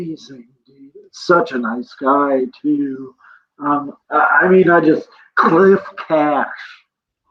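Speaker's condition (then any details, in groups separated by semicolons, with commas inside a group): Cerebral palsy; present from birth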